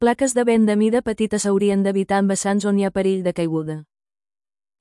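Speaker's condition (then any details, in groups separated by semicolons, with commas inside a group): No condition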